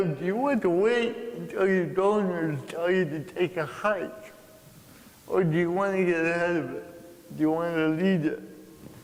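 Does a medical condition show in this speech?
Yes: cerebral palsy.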